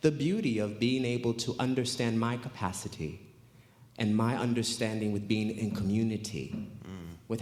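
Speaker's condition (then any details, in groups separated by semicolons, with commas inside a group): No condition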